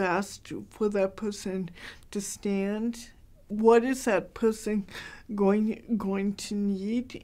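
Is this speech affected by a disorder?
Yes: cerebral palsy, mild; hard to understand.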